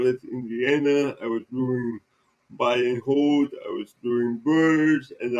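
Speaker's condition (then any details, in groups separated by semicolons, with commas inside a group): Cerebral palsy; present from birth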